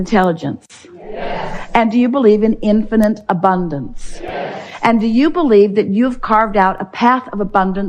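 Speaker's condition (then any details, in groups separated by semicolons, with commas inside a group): No condition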